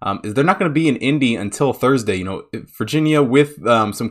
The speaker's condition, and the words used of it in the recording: No condition.